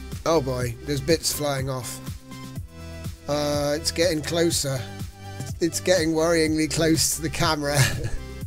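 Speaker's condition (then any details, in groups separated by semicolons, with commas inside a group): No condition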